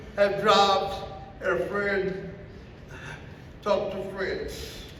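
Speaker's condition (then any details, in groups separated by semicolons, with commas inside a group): Cerebral palsy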